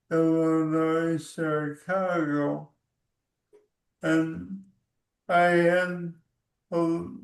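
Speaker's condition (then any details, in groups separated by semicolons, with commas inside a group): ALS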